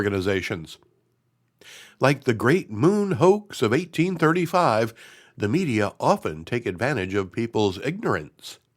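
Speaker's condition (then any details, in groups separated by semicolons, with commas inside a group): No condition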